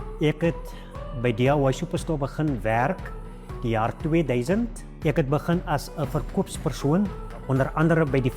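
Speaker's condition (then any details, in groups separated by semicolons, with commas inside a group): No condition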